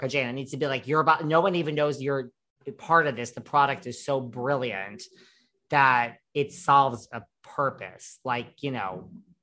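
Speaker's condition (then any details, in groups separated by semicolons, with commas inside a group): No condition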